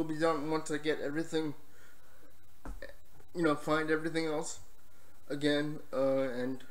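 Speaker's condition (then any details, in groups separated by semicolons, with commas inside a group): Cerebral palsy, spastic diplegia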